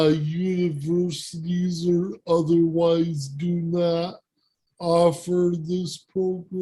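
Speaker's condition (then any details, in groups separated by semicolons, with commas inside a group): Cerebral palsy; present from birth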